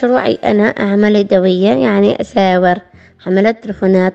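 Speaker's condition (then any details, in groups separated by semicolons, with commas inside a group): Down syndrome; present from birth, born premature, heart stopped at birth, on devices and breathing machine as newborn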